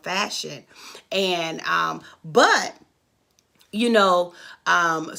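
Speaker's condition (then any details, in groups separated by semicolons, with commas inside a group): No condition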